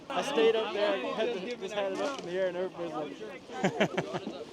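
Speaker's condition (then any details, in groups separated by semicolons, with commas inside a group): No condition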